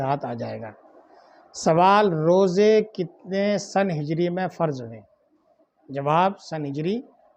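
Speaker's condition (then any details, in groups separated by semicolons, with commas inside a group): No condition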